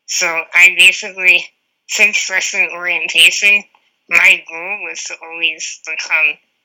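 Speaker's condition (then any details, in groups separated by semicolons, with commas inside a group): Spinal muscular atrophy; wheelchair user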